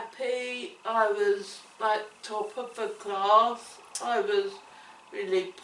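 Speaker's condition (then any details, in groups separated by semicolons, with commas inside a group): Cerebellar ataxia; affects coordination, speech and swallowing, curvature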